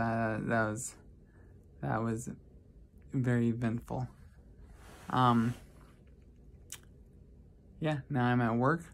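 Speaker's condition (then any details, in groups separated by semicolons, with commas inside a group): Traumatic brain injury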